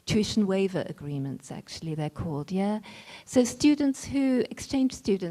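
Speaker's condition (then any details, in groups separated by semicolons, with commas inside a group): No condition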